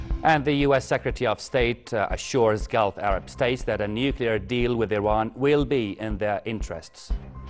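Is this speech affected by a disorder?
No.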